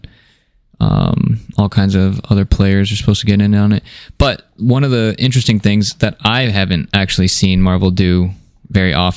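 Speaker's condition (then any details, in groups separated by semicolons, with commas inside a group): No condition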